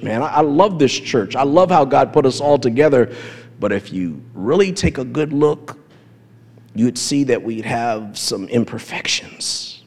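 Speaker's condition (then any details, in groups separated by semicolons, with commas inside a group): No condition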